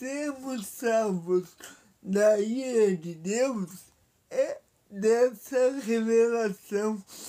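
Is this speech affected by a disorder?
Yes: paralysis.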